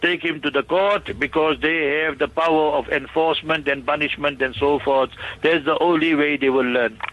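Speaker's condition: No condition

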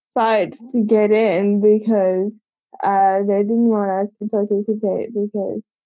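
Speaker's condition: Cerebral palsy; congenital, from birth, age 25

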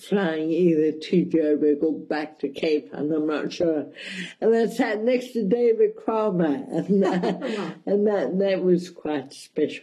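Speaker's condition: Cerebral palsy; mild, requests wheelchair assistance at airports

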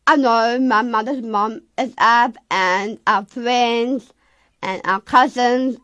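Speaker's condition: Down syndrome; speaks a lot slower, learns and moves slower

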